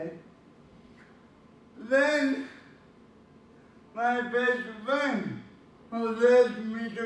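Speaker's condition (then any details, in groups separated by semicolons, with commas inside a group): Cerebral palsy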